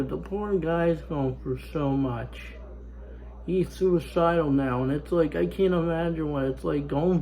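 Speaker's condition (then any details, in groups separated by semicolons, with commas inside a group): Spastic cerebral palsy; spastic, lower body affected, upper body fine, cannot walk; spasms when excited, whole-body contractions with movement, fatigue; able to talk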